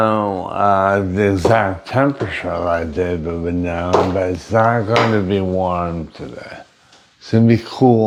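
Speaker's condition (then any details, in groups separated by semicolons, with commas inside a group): Brain injury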